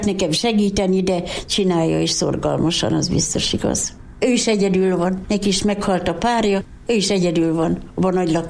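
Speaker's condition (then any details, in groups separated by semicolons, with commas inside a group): No condition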